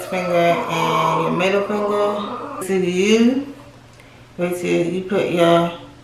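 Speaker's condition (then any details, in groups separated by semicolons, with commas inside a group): Cerebral palsy; from birth, left leg affected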